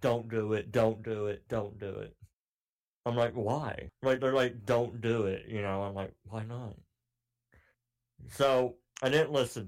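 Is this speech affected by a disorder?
Yes: cleft palate; cleft palate since childhood.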